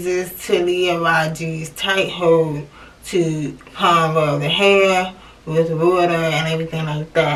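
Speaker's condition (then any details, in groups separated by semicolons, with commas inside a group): Cerebral palsy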